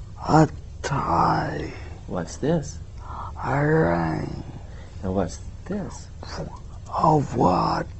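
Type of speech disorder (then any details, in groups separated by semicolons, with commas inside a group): Spastic dysarthria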